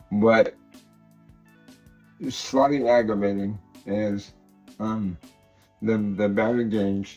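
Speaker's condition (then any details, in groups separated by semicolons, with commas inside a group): Cerebral palsy; tends to mess up words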